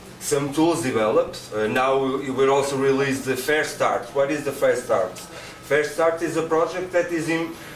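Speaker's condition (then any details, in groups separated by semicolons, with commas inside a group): No condition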